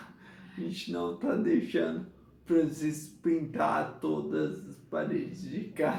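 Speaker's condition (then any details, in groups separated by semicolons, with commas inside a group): Multiple sclerosis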